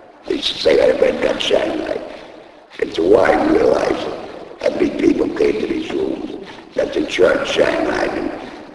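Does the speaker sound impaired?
Yes: laryngectomy; voice box removed by operation, device placed in throat, voice first lost at racetrack; still talking after voice box removal; speaks using device in throat, needs thumb to talk.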